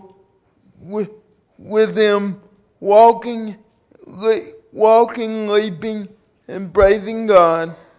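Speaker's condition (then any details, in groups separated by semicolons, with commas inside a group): Cerebral palsy; due to birth complications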